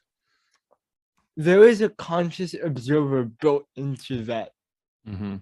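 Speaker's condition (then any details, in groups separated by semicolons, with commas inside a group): Cerebral palsy; mild speech impediment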